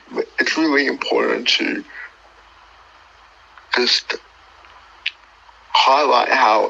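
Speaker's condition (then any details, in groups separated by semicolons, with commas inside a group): Cerebral palsy; born two months premature, uses wheelchair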